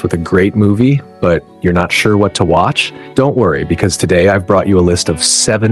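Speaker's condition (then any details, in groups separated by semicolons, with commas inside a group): No condition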